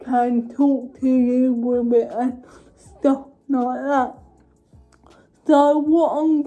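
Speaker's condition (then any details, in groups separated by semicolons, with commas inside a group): Cerebral palsy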